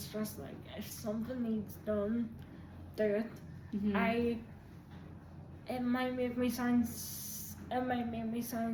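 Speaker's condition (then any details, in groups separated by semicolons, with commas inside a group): Quadriplegic cerebral palsy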